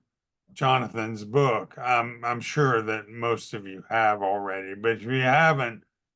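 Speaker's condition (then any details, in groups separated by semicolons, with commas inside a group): ALS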